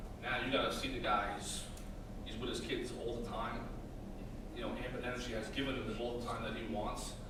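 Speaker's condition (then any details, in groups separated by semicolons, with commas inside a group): No condition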